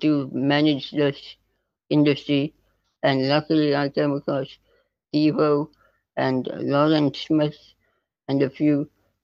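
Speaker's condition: Spinal muscular atrophy type 2; neuromuscular

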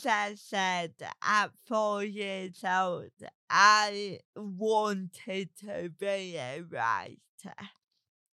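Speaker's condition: Cerebral palsy; present by age 4

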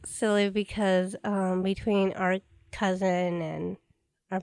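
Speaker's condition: Down syndrome; also hard time breathing

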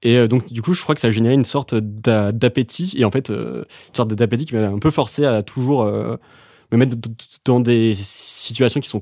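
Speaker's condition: Stuttering; stuttering since about age five or six, described as innate, father also stuttered; mild stutter at age 24, daily frustration, uses strategies to contain stuttering; blocks on p or k sounds, worse with stress, fatigue, shyness, fear of stuttering, phone calls; repeated sounds

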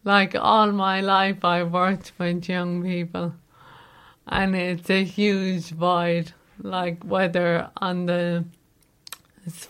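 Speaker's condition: Motor neuron disease; mobility lost

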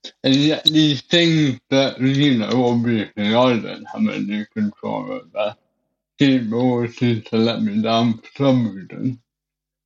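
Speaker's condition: Cerebral palsy; wheelchair

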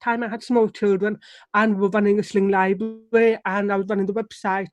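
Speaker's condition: Deafness; relies on lip reading

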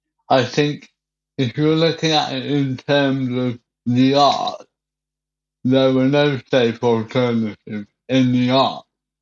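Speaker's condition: Cerebral palsy; wheelchair

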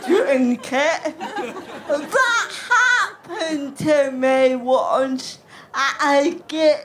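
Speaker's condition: Cerebral palsy; voice described by speaker as cute

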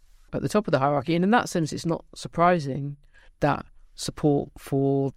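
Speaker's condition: No condition

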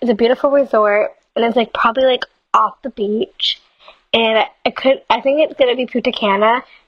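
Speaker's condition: Down syndrome

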